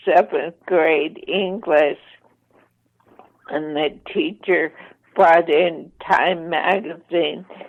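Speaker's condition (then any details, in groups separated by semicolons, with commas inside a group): ALS, mild; voice slightly impaired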